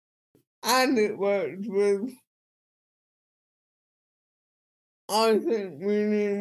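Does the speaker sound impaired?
Yes: cerebral palsy; speech impediment.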